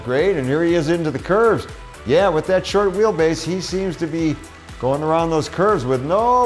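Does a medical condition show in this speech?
No.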